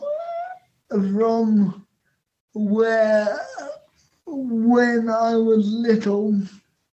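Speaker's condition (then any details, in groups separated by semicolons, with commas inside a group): Cerebral palsy; spasms, on medication three times daily after food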